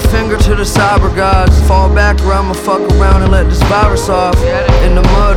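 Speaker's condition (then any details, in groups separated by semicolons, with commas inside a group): No condition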